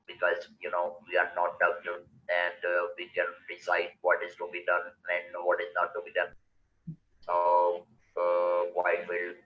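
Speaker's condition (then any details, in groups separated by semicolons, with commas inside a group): Total laryngectomy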